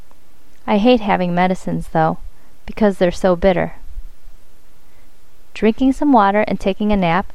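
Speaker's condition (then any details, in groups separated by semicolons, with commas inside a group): No condition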